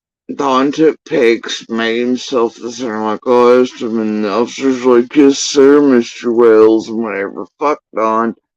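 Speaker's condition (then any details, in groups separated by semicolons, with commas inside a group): Facial paralysis after surgery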